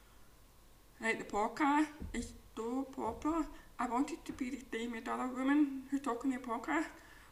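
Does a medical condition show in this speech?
Yes: profound deafness; present since birth, struggled with hearing before implant; unsure whether speech clear enough to understand, captions provided for accessibility.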